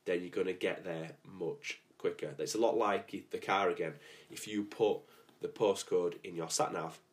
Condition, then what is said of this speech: None; typical speech.